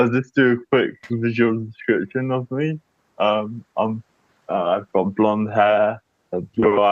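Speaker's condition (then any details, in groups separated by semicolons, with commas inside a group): Cerebral palsy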